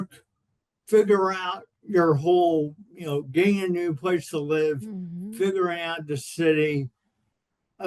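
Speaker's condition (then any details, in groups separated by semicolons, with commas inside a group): Cerebral palsy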